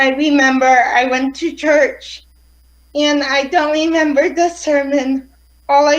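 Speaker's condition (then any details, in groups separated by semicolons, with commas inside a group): Cerebral palsy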